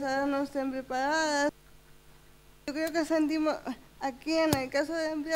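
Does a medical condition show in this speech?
Yes: cerebral palsy.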